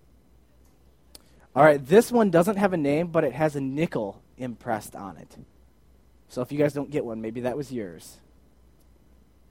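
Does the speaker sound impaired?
No.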